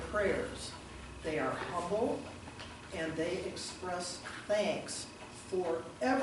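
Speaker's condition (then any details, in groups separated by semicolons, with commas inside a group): No condition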